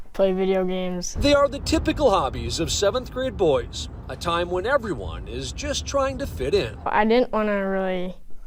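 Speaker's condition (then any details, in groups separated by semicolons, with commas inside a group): No condition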